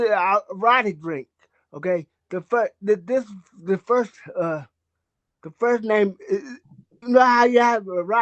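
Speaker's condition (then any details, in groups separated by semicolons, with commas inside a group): Cerebral palsy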